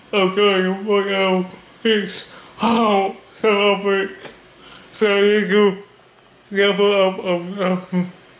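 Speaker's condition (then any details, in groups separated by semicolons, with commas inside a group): Cerebral palsy; body affected; speech disability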